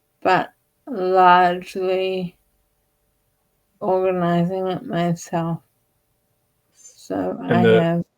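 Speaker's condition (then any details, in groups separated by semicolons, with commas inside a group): Friedreich's ataxia; wheelchair user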